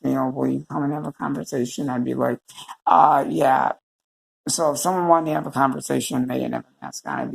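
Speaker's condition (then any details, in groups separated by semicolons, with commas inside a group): Cerebral palsy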